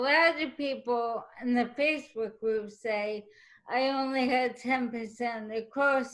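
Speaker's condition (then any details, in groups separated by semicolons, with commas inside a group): ALS; still very active; speech sounds unusual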